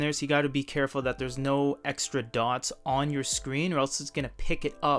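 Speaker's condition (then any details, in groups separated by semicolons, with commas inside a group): No condition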